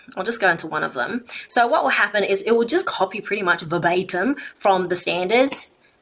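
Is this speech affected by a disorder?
No.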